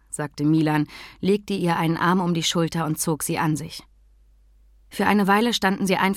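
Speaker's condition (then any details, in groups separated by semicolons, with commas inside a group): No condition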